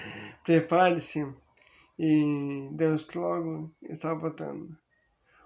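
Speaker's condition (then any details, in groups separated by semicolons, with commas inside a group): Amyotrophic lateral sclerosis; diagnosed about one month ago, progressive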